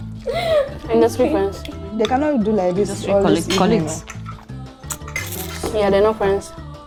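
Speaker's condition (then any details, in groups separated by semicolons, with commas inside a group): No condition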